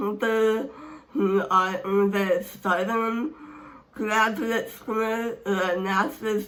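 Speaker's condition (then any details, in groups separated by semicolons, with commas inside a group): Speech impairment; hard to understand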